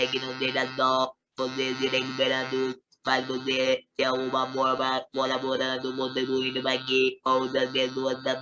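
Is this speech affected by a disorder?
Yes: total laryngectomy, electrolarynx.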